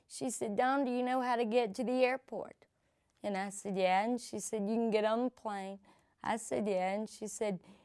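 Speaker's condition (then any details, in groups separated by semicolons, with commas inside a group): Cerebral palsy; from birth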